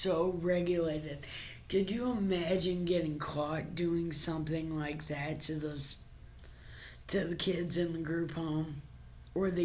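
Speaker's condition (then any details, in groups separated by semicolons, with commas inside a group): Brain injury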